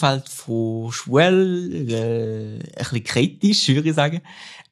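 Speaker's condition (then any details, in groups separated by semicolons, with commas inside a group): Stuttering; stuttering since about age 3.5, persisting, childhood self-experiments like robot-like speaking; affected in certain situations, varies better or worse, fluent when singing; prolonged sounds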